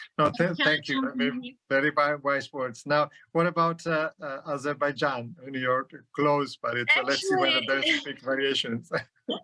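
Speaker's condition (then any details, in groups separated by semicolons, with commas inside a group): No condition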